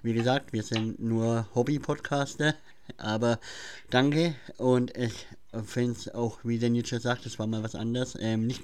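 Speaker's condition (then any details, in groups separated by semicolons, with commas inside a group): Cleft palate; since childhood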